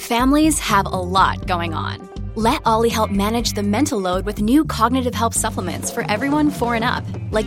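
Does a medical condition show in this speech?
No.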